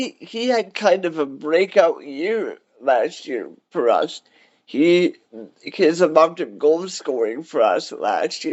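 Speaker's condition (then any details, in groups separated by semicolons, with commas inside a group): Cerebral palsy; cerebral palsy, wheelchair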